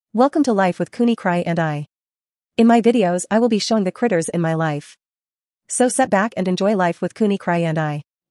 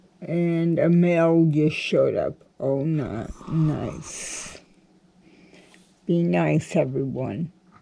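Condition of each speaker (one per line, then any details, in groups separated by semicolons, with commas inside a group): No condition
Cerebral palsy; cannot walk, crawls to get around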